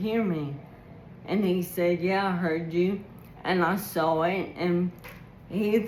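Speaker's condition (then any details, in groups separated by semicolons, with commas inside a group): ALS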